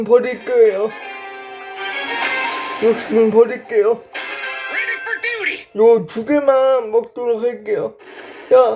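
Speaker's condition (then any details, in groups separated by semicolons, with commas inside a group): Brain lesion disability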